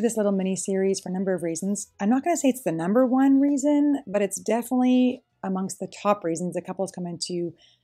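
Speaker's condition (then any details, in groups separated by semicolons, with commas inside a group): No condition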